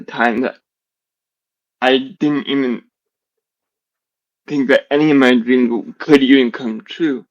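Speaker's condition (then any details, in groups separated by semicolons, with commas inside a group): Generalized dystonia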